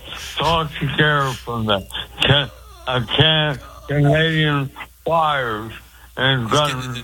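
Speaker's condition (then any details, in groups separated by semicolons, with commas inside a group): Speech impediment; cause unclear, stabbed by girlfriend and hit on head with ashtray years ago; hard to understand, worse on speakerphone with echo and delayed show behind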